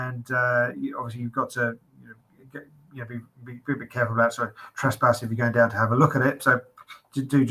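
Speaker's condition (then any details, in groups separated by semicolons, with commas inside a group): No condition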